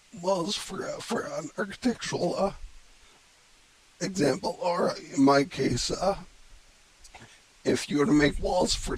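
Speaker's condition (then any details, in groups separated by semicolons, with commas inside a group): Cerebellar ataxia from brain tumour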